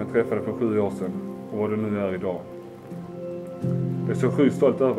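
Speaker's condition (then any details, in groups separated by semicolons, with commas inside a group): No condition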